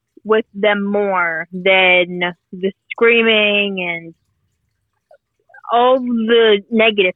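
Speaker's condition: Mitochondrial disease with stutter; mitochondrial neuropathy, ATP deletion, damaged muscles and nerves, energy crises, misdiagnosed cerebral palsy, diagnosed at 15; physical therapy twice weekly, gym, medication, good and bad days, progressive regression, gait changes, falls; stutters more when stressed; repeated sounds, prolonged sounds

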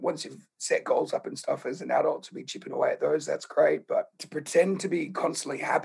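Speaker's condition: Laryngeal cancer; in voice box

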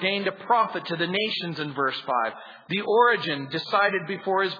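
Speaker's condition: No condition

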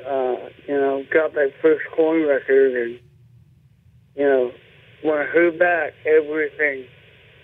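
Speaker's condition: Cerebral palsy; speech impediment while growing up

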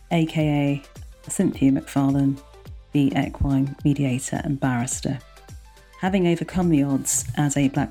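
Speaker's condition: No condition

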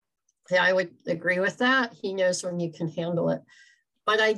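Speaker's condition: Cleft palate; congenital, extremely severe

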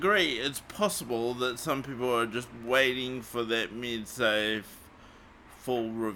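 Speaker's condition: Cerebral palsy; morphine not allowed after it

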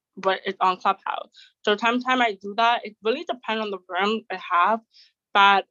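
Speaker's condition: Deafness; has a disability

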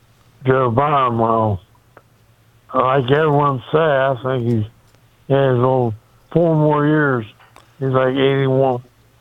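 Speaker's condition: Speech impediment; cause unclear, stabbed by girlfriend and hit on head with ashtray years ago; calling in by phone to radio show; hard to understand according to host, listeners told to replay to understand

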